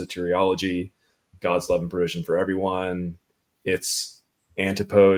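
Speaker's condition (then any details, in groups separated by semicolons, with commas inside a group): No condition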